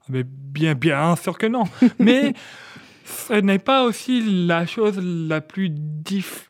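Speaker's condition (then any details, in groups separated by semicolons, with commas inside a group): Stuttering; stuttering since age 4, first misdiagnosed as Gilles de la Tourette, cause hypothesized as several traumas; repeated sounds, repeated words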